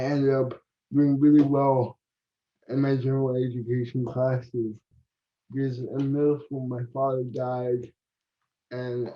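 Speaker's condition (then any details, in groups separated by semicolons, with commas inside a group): Cerebral palsy; from birth, affects muscle coordination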